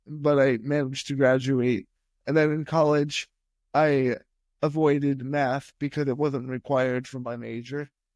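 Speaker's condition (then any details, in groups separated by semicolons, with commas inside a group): Spastic quadriplegic cerebral palsy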